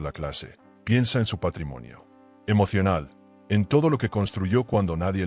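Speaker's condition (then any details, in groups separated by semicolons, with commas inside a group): No condition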